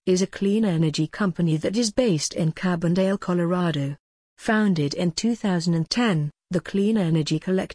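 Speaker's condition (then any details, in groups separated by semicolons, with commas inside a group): No condition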